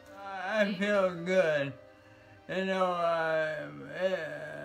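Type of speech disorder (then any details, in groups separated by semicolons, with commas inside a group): Bulbar dysarthria; bulbar onset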